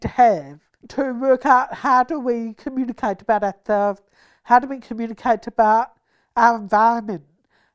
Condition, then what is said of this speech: Deafness. Therefore, I did learn to speak well.